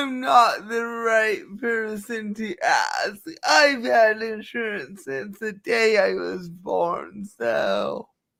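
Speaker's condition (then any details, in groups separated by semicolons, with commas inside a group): Cerebral palsy; speech affected, permanent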